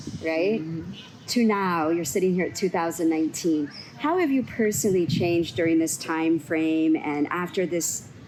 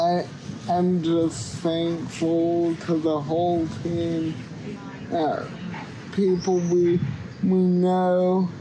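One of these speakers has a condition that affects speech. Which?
The second: cerebral palsy; cannot walk unaided.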